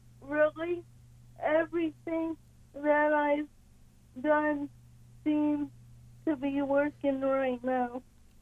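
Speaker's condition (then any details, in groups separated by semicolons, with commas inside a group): Cerebral palsy; yoga with breathing and stretching exercises helped, works with kinesiologist two days a week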